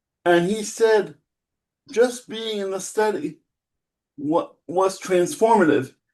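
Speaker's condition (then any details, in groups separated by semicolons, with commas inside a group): Cerebral palsy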